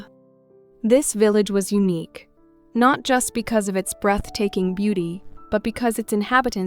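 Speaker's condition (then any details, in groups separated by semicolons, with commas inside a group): No condition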